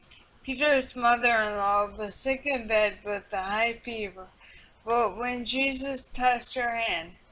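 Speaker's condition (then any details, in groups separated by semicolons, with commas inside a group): Multiple sclerosis; speech affected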